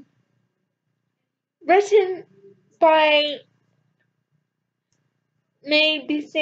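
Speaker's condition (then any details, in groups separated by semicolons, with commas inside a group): Cerebral palsy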